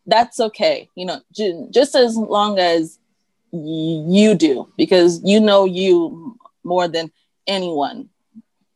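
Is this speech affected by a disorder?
Yes: stuttering; uncle and triplet siblings also stutter; frequent pauses, needs deep breaths while speaking, part-word repetitions; here repeated sounds, blocks.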